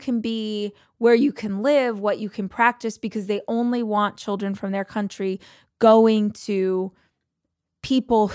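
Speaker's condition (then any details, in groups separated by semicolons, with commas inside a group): No condition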